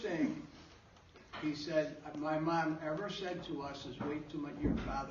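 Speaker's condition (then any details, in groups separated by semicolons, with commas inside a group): No condition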